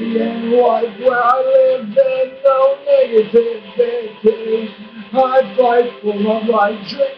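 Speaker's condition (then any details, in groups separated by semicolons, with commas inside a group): Brain injury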